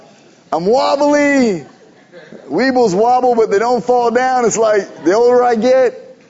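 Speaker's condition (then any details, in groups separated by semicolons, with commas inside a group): No condition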